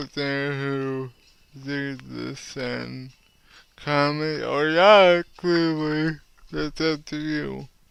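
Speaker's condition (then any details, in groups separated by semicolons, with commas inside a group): Cerebral palsy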